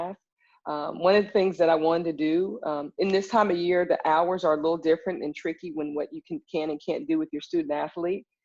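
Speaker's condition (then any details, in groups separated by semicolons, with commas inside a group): No condition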